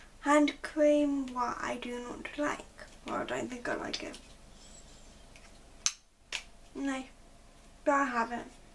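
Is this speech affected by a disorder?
Yes: cerebral palsy.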